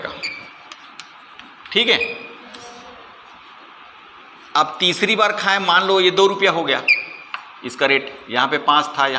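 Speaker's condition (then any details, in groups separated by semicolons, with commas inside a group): No condition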